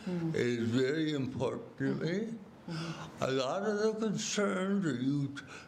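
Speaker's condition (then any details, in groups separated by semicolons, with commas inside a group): Cerebral palsy; lifelong; speaks slowly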